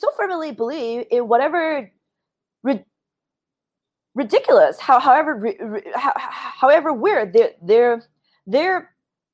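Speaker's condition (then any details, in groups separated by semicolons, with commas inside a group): Stuttering; self-reported stuttering while speaking, also speaks Chinese; repeated sounds, repeated words, blocks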